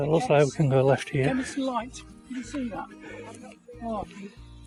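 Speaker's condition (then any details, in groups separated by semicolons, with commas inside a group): No condition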